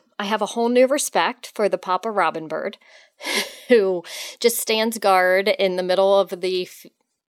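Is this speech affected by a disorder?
No.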